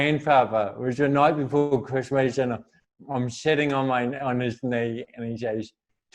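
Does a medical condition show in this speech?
Yes: cerebral palsy.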